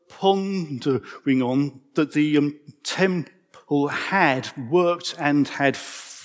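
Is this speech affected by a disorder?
Yes: stammer; man aged 55; stammer audible in speech; here repeated sounds, prolonged sounds, blocks.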